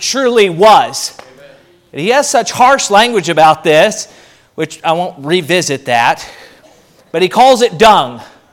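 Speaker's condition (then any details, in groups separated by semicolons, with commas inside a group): No condition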